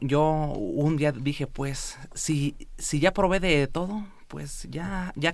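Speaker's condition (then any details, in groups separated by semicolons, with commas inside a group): Stuttering; no cure, controlled only with discipline and hard work; Maguire program, three-day intensive training, breathing exercises, new speaking habits, all techniques used without fail; speech needs conscious control like manual-transmission car; repeated words, prolonged sounds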